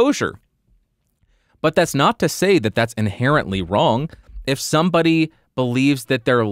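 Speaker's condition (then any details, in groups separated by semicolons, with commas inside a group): No condition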